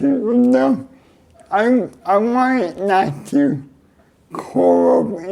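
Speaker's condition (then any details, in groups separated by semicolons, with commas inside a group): Cerebral palsy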